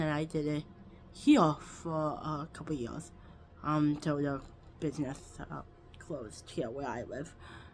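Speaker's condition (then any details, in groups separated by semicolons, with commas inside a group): Cerebral palsy, quadriplegic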